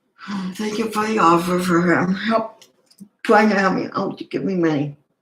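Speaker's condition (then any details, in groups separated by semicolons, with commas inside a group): Cerebral palsy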